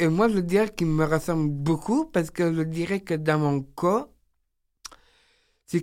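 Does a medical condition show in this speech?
Yes: Down syndrome; age 30; described as very talkative, at ease and eager to speak.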